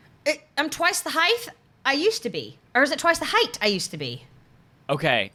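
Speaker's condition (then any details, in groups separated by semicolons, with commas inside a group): No condition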